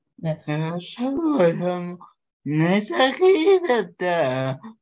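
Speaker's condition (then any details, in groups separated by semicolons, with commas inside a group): Cerebral palsy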